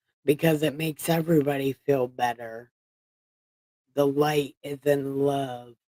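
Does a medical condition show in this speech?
Yes: brain injury; about 10 years after injury.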